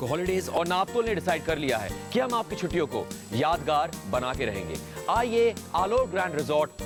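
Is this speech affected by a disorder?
No.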